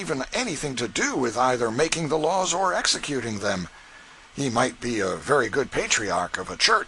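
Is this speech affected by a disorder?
No.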